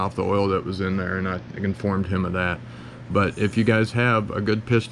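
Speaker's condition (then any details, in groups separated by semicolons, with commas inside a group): No condition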